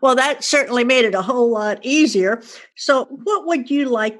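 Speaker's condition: No condition

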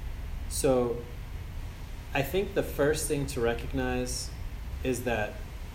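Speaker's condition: No condition

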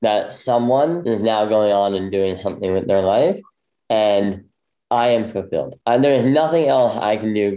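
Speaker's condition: Bilateral cleft lip; congenital bilateral

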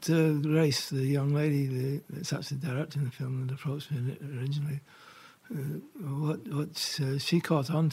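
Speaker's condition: Parkinson's; symptoms held off through meditation

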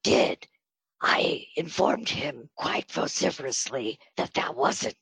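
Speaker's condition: Spasmodic dysphonia; on Botox treatment

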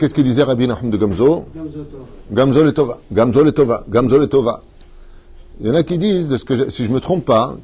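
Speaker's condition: No condition

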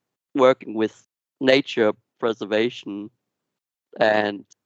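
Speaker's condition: Duchenne muscular dystrophy; genetic, progressive

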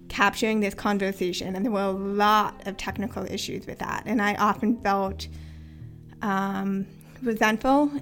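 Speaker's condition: Hearing loss with cochlear implants; many years with bilateral cochlear implants, more disabled when implants malfunction

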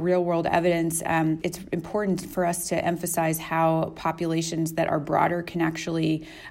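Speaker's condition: No condition

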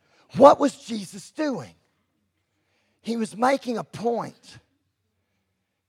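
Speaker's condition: Cleft lip and palate; congenital

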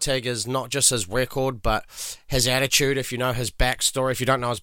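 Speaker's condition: No condition

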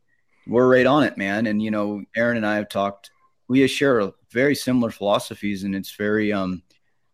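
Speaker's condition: No condition

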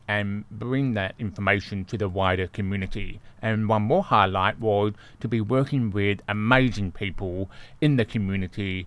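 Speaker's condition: Deafness; congenital deafness, born deaf

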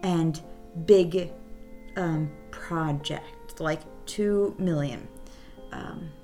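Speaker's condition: Aphasia; aphasia after stroke at young age, brain swelling needing surgery at MGH, later seizures; progressed through therapy, still word-finding trouble, hard to keep up in conversation; loses words, short fragmented phrases, can sound unclear to unfamiliar listeners

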